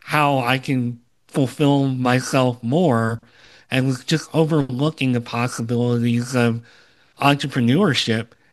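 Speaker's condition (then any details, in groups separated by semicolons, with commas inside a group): Cleft lip and palate, Opitz G/BBB syndrome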